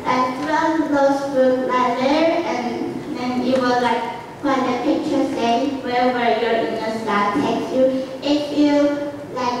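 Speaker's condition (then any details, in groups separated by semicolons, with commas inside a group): Cerebral palsy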